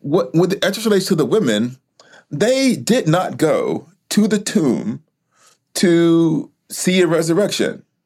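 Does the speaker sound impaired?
No.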